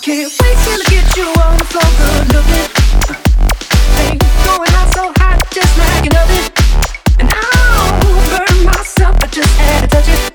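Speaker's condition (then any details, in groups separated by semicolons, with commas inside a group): No condition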